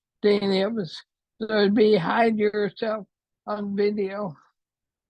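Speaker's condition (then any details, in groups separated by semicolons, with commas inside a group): ALS; trouble speaking, voice affected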